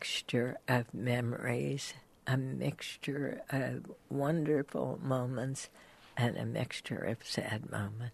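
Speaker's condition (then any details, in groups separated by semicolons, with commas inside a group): Spasmodic dysphonia; requires hard work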